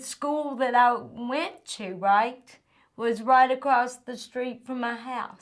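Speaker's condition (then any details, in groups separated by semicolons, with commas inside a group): Cerebral palsy; from birth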